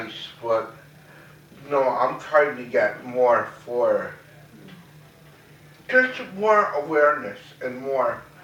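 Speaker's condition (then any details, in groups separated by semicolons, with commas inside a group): Cerebral palsy; very mild form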